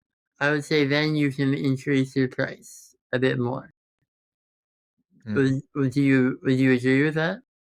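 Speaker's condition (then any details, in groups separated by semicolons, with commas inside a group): Congenital muscular dystrophy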